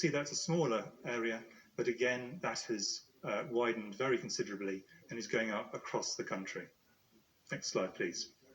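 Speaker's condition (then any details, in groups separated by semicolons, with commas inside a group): No condition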